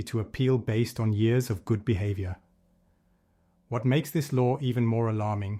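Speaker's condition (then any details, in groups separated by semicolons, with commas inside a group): No condition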